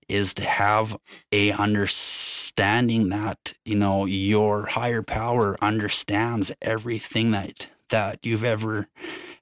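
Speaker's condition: Stutter; sound and word repetitions, repeated fillers uh, hesitations and restarts; repeated words, prolonged sounds

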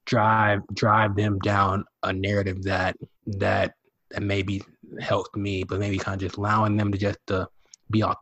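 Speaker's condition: Stutter and lisp; self-practiced slower speech and clearer enunciation; still has stutter, improved through practice since first podcast episode; works on talking slower and enunciating; repeated words

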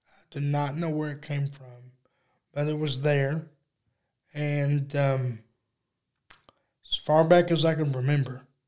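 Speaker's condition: Cerebral palsy; unable to walk, uses electric wheelchair

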